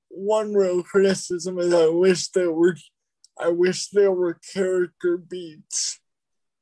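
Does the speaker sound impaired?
Yes: cerebral palsy.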